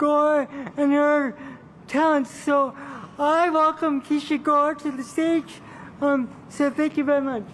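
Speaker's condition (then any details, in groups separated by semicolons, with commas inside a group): Cerebral palsy; from birth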